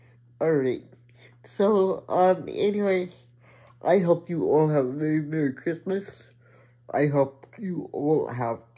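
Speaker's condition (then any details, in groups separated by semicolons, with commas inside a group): Athetoid cerebral palsy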